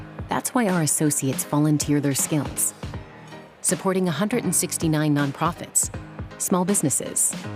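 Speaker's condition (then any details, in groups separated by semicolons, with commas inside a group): No condition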